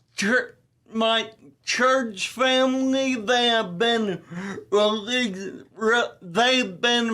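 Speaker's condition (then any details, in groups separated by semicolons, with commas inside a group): Ataxia telangiectasia; rare muscular dystrophy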